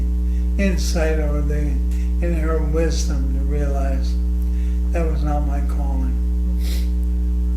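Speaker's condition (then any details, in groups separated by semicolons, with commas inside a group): ALS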